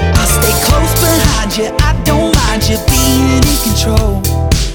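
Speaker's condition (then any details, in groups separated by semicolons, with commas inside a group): No condition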